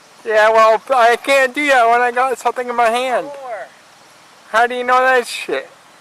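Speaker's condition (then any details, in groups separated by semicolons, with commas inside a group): Cerebral palsy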